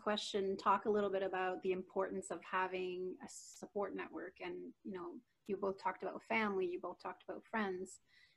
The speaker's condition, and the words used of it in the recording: No condition.